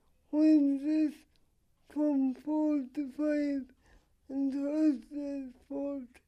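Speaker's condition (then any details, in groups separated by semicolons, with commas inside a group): Cerebral palsy; washing and feeding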